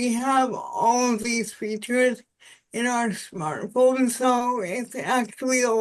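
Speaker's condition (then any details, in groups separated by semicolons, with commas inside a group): Cerebral palsy; voice harder to understand, voice assistants fail recognition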